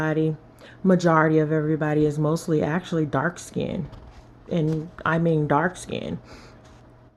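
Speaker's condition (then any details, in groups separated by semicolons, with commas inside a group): No condition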